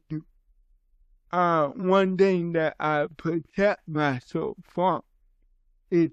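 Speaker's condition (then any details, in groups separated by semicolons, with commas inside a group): Cerebral palsy; from birth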